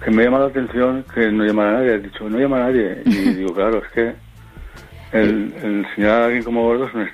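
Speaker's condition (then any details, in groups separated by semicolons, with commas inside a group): Parkinson's disease; on Parkinson's medication; takes medication against Parkinson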